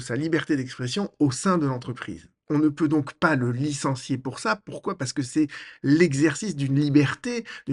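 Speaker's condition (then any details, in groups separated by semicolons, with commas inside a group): No condition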